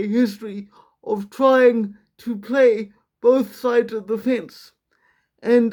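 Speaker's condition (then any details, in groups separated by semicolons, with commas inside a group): Quadriplegic cerebral palsy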